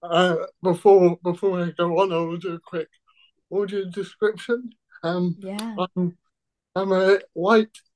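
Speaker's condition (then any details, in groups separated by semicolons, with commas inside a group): Cerebral palsy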